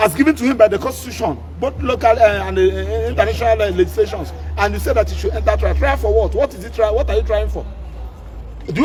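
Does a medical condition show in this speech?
No.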